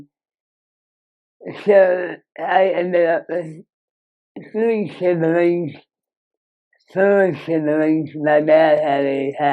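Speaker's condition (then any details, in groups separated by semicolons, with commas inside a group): Moebius syndrome; severe nerve damage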